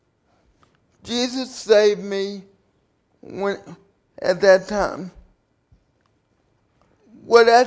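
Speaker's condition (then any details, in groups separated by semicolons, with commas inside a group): Cerebral palsy; from birth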